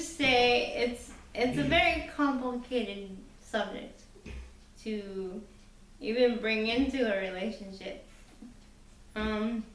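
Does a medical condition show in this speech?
Yes: cerebral palsy.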